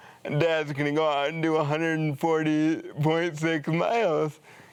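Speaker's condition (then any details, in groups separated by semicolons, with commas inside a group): Cerebral palsy; from birth, premature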